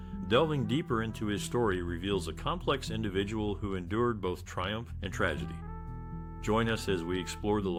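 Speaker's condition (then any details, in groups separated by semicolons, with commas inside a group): No condition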